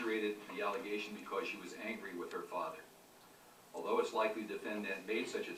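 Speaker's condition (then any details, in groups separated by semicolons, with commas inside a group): No condition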